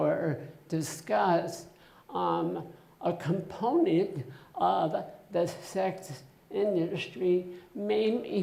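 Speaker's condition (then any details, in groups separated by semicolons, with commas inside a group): Essential tremor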